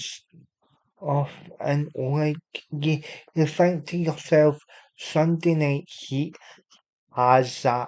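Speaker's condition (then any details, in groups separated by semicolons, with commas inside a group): Cerebral palsy; unable to walk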